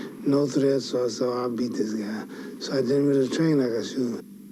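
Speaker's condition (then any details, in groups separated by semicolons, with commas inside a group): Parkinson's syndrome; sometimes slurred speech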